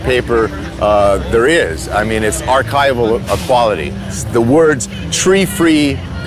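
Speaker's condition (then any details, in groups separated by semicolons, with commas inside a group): No condition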